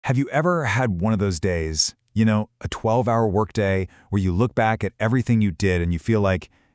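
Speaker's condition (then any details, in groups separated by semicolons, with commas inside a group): No condition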